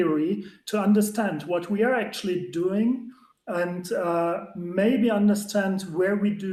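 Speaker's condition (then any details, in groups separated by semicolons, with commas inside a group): No condition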